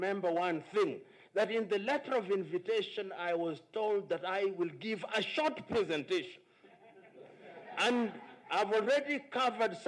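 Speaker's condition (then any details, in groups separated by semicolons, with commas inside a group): No condition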